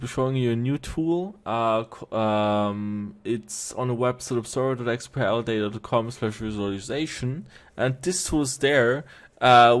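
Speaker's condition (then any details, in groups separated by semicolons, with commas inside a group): No condition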